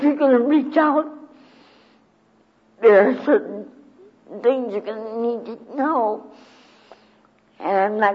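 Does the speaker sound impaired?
Yes: cerebral palsy.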